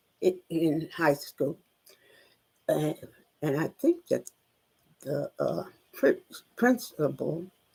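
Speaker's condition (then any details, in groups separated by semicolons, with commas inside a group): Spinal neurosarcoidosis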